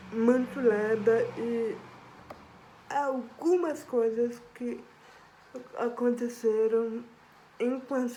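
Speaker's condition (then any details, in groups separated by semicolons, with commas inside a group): Cerebral palsy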